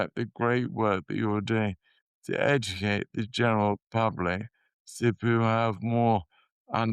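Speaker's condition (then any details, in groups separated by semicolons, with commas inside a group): Motor neurone disease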